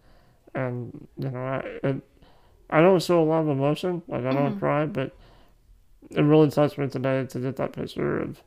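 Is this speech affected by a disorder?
Yes: muscular dystrophy; rare form of muscular dystrophy, life expectancy uncertain.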